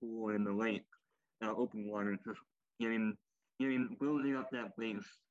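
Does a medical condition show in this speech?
Yes: cleft lip and palate, popliteal pterygium syndrome; genetic disorder.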